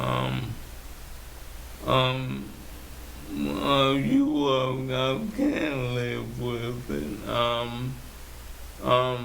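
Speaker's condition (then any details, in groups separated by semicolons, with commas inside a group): ALS; bulbar onset, leg and arm weakness; symptoms about three years before diagnosis; persistent hoarseness as first symptom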